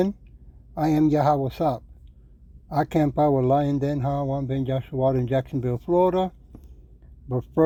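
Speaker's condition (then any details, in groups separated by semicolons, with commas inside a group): No condition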